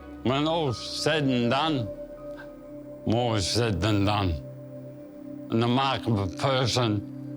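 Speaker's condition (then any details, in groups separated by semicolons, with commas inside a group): Motor neurone disease; early slurred speech, unable to speak for about 5 years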